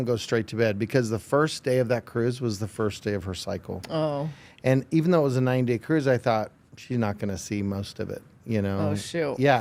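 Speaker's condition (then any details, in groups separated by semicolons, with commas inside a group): No condition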